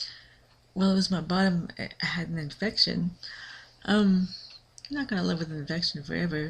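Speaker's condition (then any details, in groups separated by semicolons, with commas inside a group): Cerebral palsy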